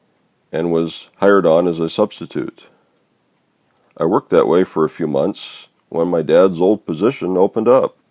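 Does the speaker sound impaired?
No.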